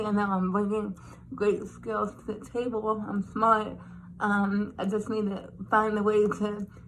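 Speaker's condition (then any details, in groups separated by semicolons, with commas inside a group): Cerebral palsy; since birth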